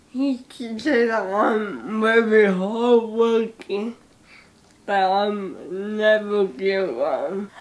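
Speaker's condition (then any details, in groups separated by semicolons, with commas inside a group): Cerebral palsy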